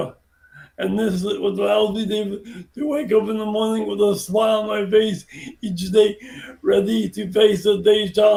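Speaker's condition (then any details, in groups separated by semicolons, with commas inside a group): Brain injury; once one word per breath, relearned breathing, speech improved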